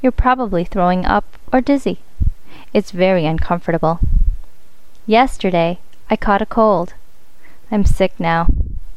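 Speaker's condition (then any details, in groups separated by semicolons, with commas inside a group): No condition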